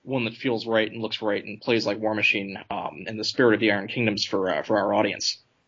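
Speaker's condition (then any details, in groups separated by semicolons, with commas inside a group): No condition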